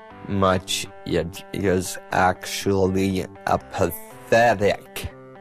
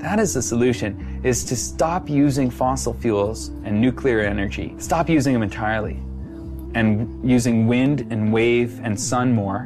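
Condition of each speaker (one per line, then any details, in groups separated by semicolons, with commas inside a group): Multiple sclerosis
No condition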